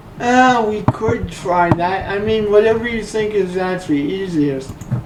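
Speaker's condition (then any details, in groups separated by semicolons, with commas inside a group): Cerebral palsy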